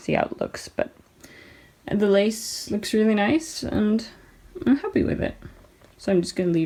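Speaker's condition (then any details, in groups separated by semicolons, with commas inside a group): No condition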